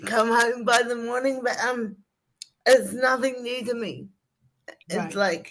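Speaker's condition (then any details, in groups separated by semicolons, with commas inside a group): Cerebral palsy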